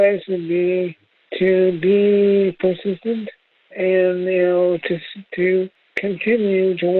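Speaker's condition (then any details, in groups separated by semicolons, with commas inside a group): Traumatic brain injury; struck from behind, multiple fractures, chipped vertebra; 20 years post-injury, disabled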